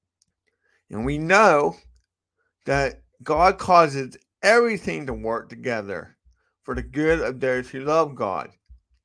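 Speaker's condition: Cerebral palsy; walks with a limp

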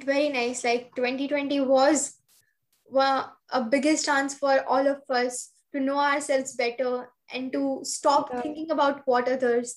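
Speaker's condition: No condition

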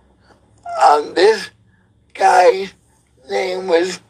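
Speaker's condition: Cerebral palsy; wheelchair user

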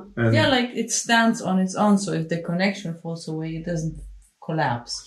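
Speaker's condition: No condition

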